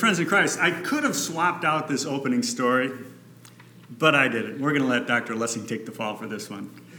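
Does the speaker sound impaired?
No.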